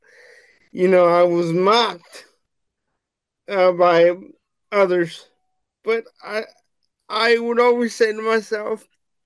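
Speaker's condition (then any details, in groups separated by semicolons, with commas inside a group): Cerebral palsy; wheelchair bound, childhood processing difficulty, occupational and physical therapy improved communication, types with right index finger; unstable voice, pitch goes high and low, speech recognition software produces nonsense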